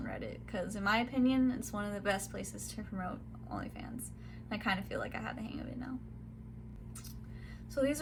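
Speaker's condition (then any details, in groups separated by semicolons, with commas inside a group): No condition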